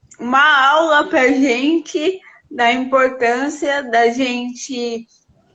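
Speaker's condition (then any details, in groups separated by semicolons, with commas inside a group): Cerebral palsy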